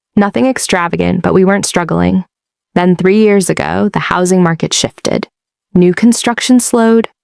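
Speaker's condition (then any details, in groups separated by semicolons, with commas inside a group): No condition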